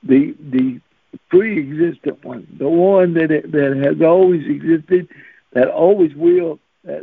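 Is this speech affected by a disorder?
Yes: cerebral palsy; since birth.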